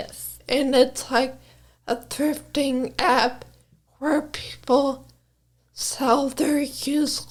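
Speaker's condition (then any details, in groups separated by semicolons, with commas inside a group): Brain injury; caused by brain aneurysm; injury at very young age, one medication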